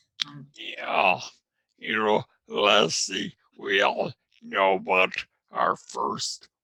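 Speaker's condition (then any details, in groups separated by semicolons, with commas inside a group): Traumatic brain injury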